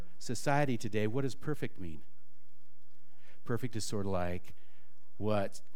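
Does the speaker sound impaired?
No.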